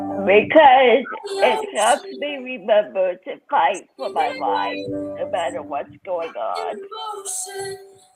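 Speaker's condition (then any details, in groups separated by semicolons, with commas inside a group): Cerebral palsy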